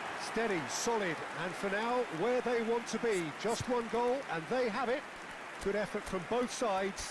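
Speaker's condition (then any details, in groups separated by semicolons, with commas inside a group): No condition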